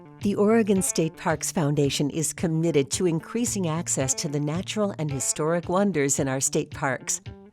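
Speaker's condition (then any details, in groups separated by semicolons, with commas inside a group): No condition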